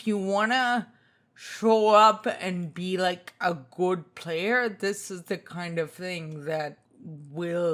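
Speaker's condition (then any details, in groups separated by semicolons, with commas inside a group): Spinocerebellar ataxia type 2, SCA2; cerebellum deterioration, inherited, affects hands, legs, tongue; slurred speech, may be difficult to understand, uses voice to text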